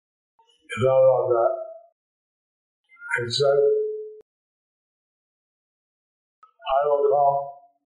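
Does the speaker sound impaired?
Yes: stroke with facial paralysis; half the face paralyzed; speech hard for some listeners to understand, another person repeats speech for listeners.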